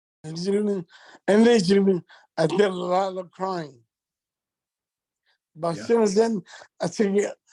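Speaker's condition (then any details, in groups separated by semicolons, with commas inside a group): Multiple system atrophy; speech affected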